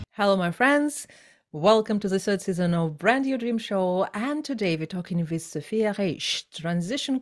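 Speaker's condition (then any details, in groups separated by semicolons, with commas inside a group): No condition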